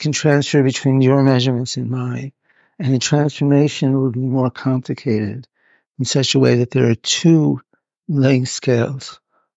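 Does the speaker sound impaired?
Yes: Parkinson's; must move about during interview, reports not feeling very well.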